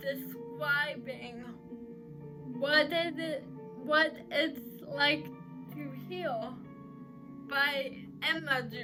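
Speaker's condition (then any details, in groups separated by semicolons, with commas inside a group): Cerebral palsy; uses crutches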